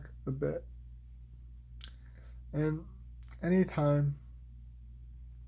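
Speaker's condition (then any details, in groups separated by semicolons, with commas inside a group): Cerebral palsy; spastic hamstrings; stretches hamstrings with elastic bands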